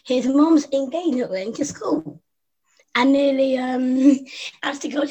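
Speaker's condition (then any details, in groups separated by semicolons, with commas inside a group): Down syndrome; present from birth, infant heart failure, heart surgery, pneumonia, stopped breathing, resuscitated, chest problems; learned to speak by copying younger sister Susie, second top grade and b in French speaking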